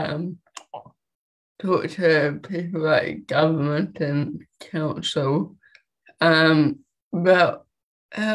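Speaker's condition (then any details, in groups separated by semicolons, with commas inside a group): Cerebral palsy; walks, no wheelchair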